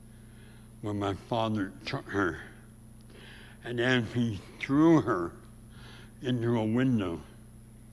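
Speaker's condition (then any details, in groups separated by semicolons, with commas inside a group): Severe speech impediment; about age 84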